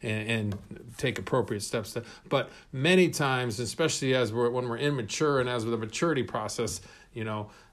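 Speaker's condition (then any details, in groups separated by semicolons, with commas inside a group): No condition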